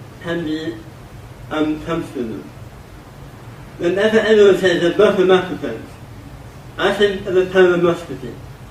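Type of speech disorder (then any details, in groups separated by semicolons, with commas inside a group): Dysarthria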